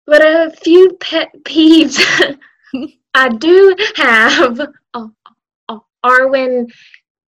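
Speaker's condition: Stuttering; childhood onset, school speech therapy since learning to talk, Lamar University clinic therapy from senior year, age 19; adult, still stutters; stutters openly; repeated sounds, prolonged sounds, blocks

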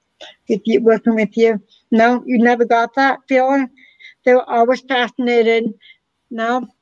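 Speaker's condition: Hard of hearing, cochlear implant

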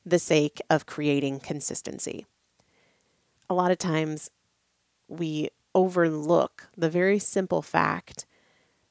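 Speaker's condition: No condition

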